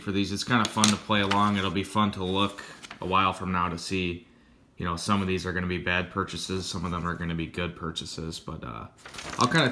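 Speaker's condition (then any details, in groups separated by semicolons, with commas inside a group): No condition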